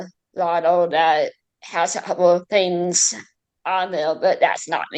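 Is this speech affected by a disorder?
Yes: cerebral palsy; left side affected, throat speech surgery; mild.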